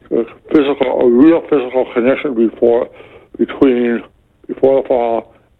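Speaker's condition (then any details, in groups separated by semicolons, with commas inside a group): Speech impediment from Abilify; speech impediment caused by Abilify; tries hard to make himself understood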